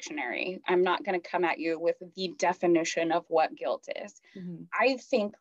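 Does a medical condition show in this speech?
No.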